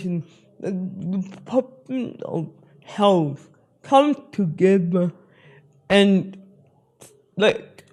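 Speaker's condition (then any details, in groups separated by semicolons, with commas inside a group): Spastic cerebral palsy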